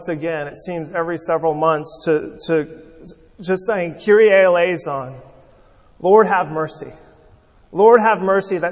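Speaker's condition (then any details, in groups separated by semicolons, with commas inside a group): No condition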